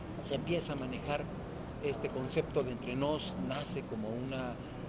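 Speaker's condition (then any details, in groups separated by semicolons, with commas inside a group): No condition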